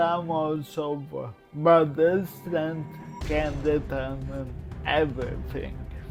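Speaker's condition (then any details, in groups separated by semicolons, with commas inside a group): Cerebral palsy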